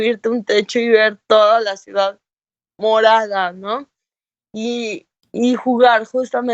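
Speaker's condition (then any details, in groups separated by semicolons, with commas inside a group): Cerebral palsy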